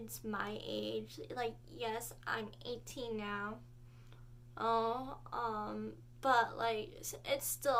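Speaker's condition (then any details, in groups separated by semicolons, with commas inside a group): Cerebral palsy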